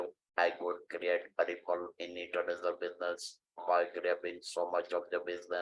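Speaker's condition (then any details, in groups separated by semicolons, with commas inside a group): Stage IV larynx cancer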